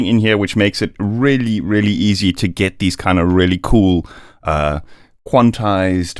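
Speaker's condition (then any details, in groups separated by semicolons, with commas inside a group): No condition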